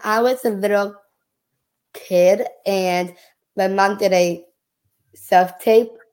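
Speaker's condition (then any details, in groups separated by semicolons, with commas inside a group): Down syndrome; age 14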